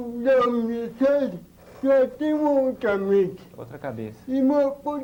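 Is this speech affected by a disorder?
Yes: cerebral palsy; birth oxygen deprivation, motor coordination and speech problems.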